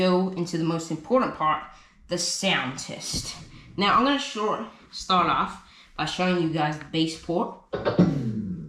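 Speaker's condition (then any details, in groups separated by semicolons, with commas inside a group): No condition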